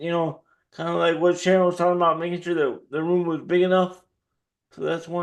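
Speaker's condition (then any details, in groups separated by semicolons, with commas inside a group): Cerebral palsy; dexterity issue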